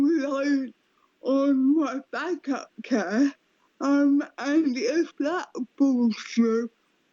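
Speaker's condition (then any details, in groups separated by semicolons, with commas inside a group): Cerebral palsy; quadriplegic, all limbs affected, since childhood; affects speech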